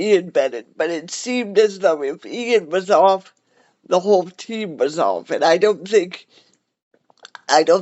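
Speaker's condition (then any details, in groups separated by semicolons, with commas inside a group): Cerebral palsy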